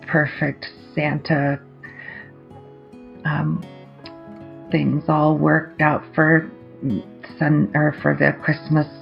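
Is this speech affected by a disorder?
Yes: aphasia after stroke; aphasia getting a lot better, choir singing lost with aphasia.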